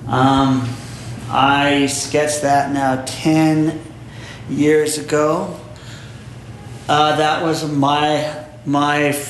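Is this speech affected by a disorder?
Yes: stuttering; at times unable to talk; fluent at times, other times repeated stuttering, unable to put two words together; here repeated words, prolonged sounds.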